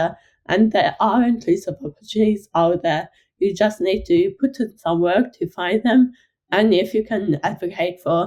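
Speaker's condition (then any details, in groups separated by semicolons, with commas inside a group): Ataxic cerebral palsy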